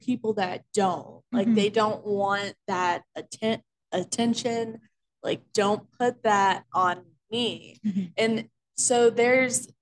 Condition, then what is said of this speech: Stuttering. I like most stutterers can stutter on purpose, and within that